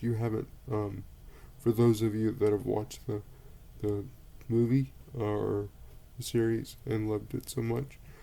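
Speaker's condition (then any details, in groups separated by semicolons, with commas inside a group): Cerebral palsy; speaks relatively well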